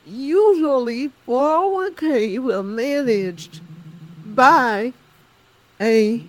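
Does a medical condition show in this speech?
Yes: cerebral palsy; speech affected.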